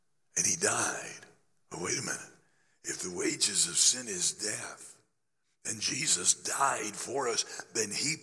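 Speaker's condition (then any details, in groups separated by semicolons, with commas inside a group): Laryngeal cancer after radiation, growth on voice box treated with radiation and chemotherapy; voice gaining strength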